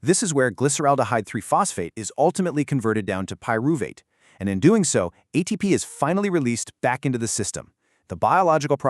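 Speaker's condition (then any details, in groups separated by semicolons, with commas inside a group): No condition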